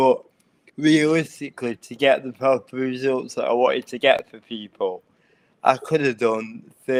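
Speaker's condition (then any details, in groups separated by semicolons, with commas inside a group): Cerebral palsy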